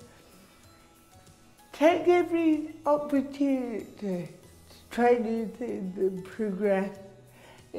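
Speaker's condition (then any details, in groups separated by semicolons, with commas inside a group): Cerebral palsy; affects speech and movement; speech impediment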